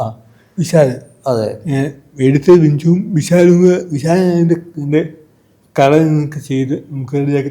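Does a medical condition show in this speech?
Yes: cerebral palsy; from birth.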